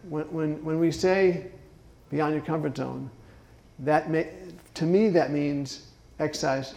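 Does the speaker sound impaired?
Yes: Parkinson's disease; Parkinson's onset age 41, about 12 years' history, first tremoring hand and no arm swing after thumb surgery, left foot dystonia; says some words are hard or tough to say.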